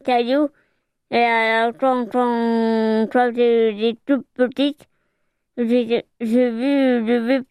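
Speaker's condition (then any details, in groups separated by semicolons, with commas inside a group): Hearing loss; hard of hearing from birth, initially without signs, later learned signing, hearing aid, Foyer Marignotte; removes hearing aid into handbag when sound very loud; speaks orally in short, fragmented sentences with simplified grammar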